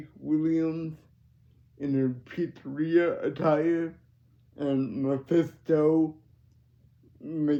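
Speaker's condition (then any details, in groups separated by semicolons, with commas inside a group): Cerebral palsy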